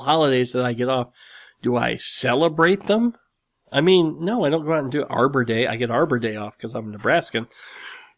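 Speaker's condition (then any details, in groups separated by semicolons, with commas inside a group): Cleft lip and palate; nose still slightly crooked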